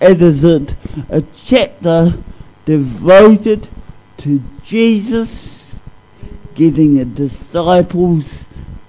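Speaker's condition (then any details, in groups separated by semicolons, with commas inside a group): Cerebral palsy; discovered at age 2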